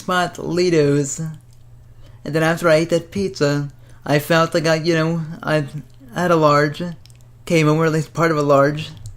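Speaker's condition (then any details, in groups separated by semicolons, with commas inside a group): Cerebral palsy; speaks fast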